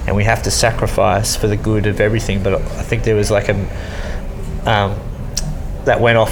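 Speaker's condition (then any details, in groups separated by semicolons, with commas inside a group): Cleft lip and palate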